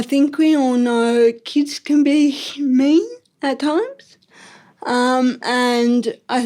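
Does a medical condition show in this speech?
Yes: ataxic cerebral palsy.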